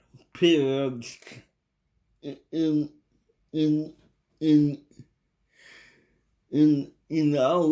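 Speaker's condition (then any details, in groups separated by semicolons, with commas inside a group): Cerebral palsy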